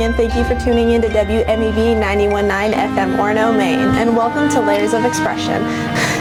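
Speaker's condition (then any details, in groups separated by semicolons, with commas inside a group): No condition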